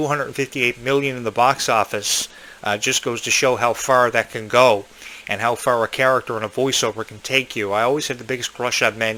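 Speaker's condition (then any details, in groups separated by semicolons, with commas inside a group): No condition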